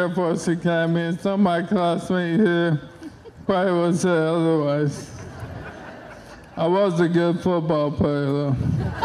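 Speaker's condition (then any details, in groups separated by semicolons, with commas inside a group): ALS; onset left hand and arm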